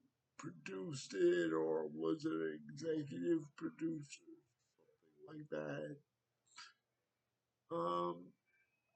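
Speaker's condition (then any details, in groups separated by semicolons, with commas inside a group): Cerebral palsy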